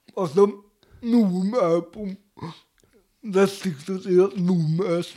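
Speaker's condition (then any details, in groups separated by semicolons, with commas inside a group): Cerebral palsy; speech difficulties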